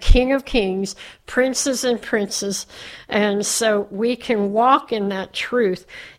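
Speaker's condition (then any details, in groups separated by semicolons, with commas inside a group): Cleft palate; speech impediment while growing up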